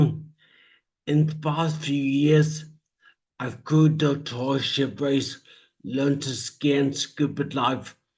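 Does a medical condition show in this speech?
Yes: traumatic brain injury; speech.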